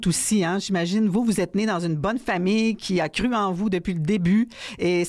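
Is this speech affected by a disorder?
No.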